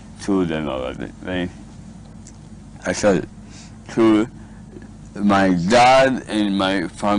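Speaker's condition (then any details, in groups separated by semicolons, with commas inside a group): Cerebral palsy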